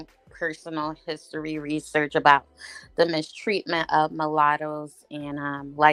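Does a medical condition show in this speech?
No.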